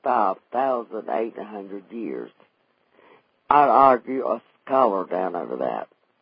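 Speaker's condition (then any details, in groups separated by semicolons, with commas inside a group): Vocal cord paralysis after stroke, unilateral vocal fold paralysis; wheelchair user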